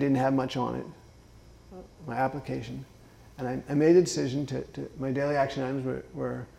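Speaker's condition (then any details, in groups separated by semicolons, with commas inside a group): Parkinson's disease; left foot dystonia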